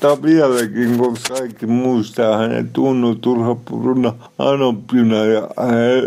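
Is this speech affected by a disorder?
Yes: cerebral palsy; from birth, hypoxia when stuck on mother's tailbone during delivery, mainly mobility impairment, limits movement, speech; somewhat unclear, self-described.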